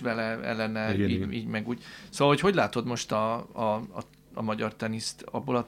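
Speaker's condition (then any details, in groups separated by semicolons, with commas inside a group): No condition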